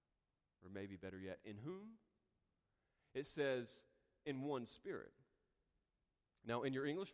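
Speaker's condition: No condition

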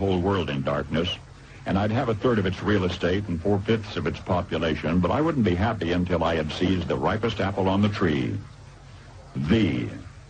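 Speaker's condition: No condition

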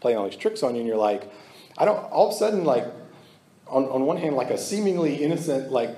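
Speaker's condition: No condition

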